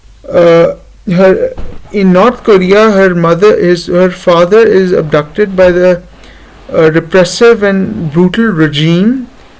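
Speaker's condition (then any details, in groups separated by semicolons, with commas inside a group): No condition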